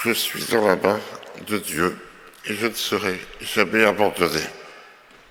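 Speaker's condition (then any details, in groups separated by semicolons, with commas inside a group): Myopathy; progressive loss of all limbs, muscle weakness; no use of arms or legs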